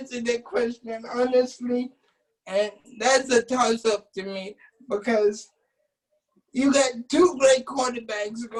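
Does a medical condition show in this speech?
Yes: cerebral palsy.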